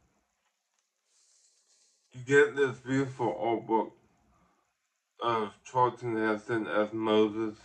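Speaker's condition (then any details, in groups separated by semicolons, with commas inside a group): Ataxic cerebral palsy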